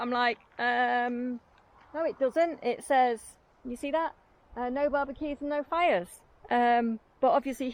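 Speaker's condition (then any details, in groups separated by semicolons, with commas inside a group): No condition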